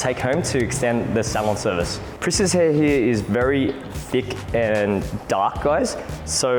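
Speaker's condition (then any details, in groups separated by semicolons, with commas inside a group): No condition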